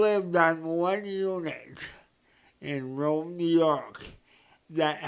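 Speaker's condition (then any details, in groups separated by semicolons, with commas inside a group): Cerebral palsy; present from birth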